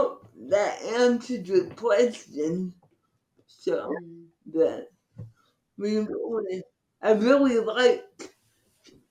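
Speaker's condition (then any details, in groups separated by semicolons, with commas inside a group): Cerebral palsy; from birth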